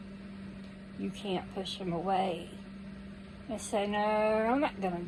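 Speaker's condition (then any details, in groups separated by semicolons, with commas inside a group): Cerebral palsy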